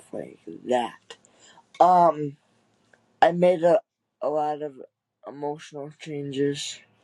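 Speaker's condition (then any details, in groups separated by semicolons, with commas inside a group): Cerebral palsy; wheelchair user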